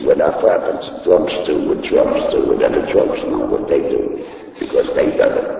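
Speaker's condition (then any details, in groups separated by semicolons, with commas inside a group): Laryngectomy; taught to talk with throat device, cannot talk without thumb, earlier voice loss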